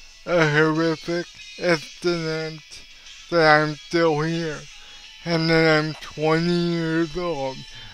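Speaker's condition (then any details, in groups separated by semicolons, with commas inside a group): Cerebral palsy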